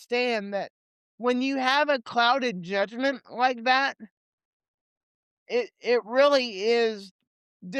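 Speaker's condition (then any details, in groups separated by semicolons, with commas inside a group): Cerebral palsy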